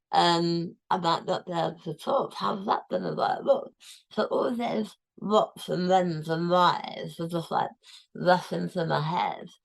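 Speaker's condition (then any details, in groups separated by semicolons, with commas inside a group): Tongue cancer, tongue removed; almost entire tongue removed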